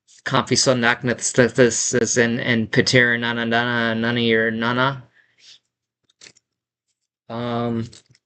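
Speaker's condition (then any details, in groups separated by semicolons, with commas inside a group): No condition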